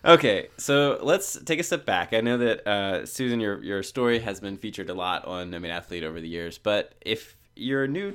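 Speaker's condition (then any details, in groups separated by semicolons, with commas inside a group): No condition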